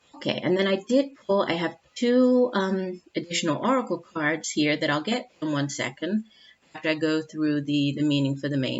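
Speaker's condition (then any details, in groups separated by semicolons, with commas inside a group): No condition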